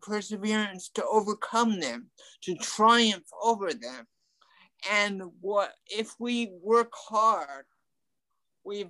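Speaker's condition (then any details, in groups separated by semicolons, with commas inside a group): Ataxic cerebral palsy; mild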